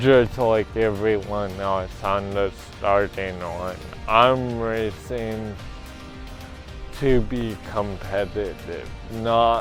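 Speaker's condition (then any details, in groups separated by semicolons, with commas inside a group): Cerebral palsy; from birth, diagnosed about age three, affects walking and running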